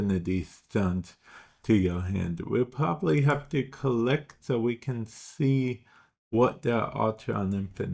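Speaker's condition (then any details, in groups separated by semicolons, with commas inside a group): Cerebral palsy; speech intermittently affected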